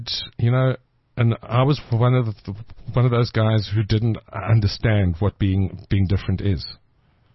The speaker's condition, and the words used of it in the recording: Stuttering. Let me just say that without your stutter, the interview would already have been finished by now.